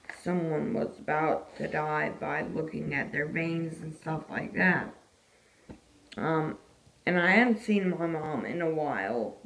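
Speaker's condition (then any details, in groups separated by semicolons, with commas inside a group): Disability causing slurred speech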